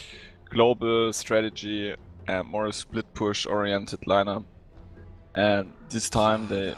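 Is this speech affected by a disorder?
No.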